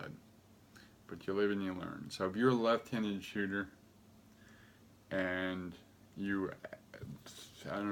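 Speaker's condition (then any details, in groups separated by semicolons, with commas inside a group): Cerebral palsy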